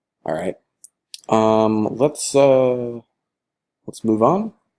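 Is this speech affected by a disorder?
No.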